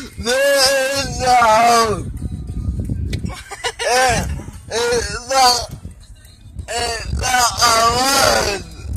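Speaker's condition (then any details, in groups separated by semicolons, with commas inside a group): Cerebral palsy; one hand affected; atypical speech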